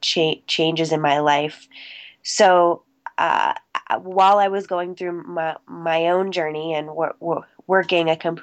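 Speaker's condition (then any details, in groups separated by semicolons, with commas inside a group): Stuttering; covert since childhood, immediate onset soon after starting to talk, school therapy from kindergarten, private therapist; recovering covert, still stutters, American Institute for Stuttering 3-week intensive program, fluency shaping techniques; formerly word switching and avoiding, held back stutters, pushed words out, appeared out of breath; repeated sounds, prolonged sounds, blocks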